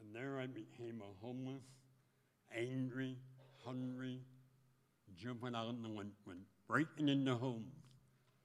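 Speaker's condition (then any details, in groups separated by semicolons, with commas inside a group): Speech impediment; mirror under lips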